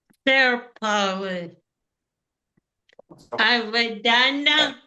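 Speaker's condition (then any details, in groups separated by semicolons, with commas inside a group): Cerebral palsy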